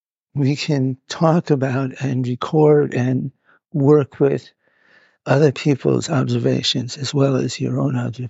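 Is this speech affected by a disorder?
Yes: Parkinson's; neurological disorder.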